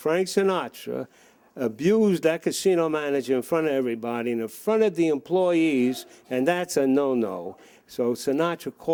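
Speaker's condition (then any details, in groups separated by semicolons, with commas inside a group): No condition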